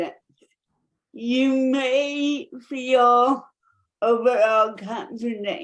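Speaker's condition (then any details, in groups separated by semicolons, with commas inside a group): Cerebral palsy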